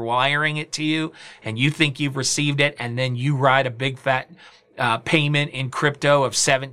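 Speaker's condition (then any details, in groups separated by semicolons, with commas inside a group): No condition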